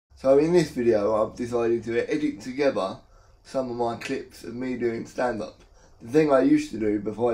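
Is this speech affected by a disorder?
Yes: cerebral palsy; cannot stand, performs seated; unusual voice.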